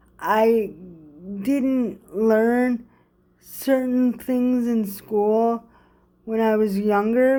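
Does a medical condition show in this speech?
Yes: cerebral palsy.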